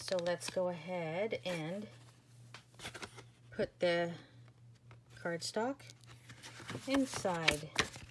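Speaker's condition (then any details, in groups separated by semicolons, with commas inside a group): No condition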